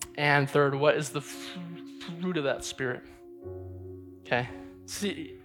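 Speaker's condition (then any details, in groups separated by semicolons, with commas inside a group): Stutter; repeated sounds, prolonged sounds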